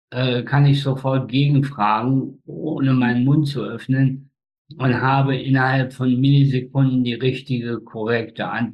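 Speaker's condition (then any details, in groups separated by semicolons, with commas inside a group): Spastic tetraparesis; all four limbs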